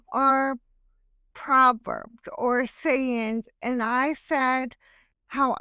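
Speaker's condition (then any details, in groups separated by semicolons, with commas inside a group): Hemiplegic cerebral palsy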